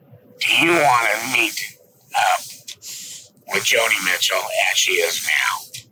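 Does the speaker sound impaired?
Yes: laryngectomy; esophageal speech.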